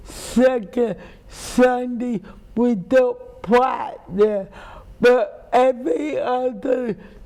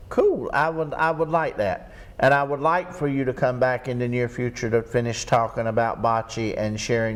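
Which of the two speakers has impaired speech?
The first: cerebral palsy; affects walking and gait; described as mild; speech impairment.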